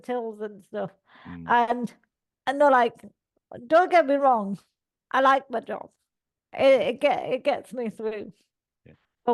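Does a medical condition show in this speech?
Yes: cerebral palsy; all four limbs.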